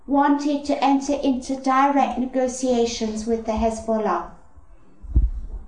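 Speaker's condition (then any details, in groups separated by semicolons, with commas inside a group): No condition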